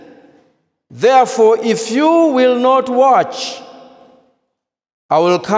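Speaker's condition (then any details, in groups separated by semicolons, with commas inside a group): No condition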